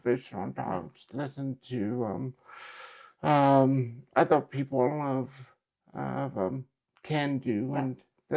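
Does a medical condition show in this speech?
Yes: cerebral palsy; affects right side, right hand and leg; since birth; speech affected.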